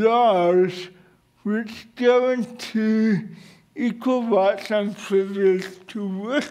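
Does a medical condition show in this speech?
Yes: cerebral palsy.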